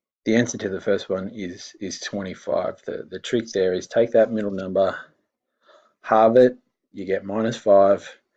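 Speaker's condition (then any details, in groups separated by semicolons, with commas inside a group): No condition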